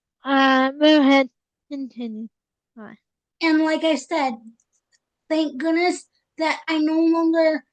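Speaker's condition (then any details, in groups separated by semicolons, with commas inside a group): Cerebral palsy, spastic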